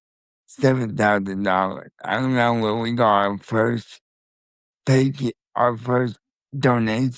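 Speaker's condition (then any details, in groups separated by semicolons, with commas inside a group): Spastic quadriplegic cerebral palsy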